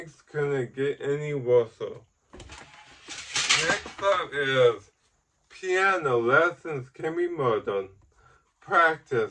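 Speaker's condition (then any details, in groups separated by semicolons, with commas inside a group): Ataxic cerebral palsy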